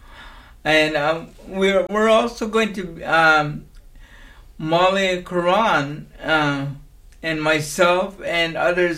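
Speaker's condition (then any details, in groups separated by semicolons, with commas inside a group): Cerebral palsy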